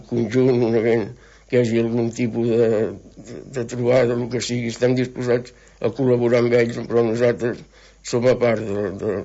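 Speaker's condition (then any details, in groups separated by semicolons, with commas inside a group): Parkinson's disease; diagnosed about 12 years ago, dopamine loss affecting motor function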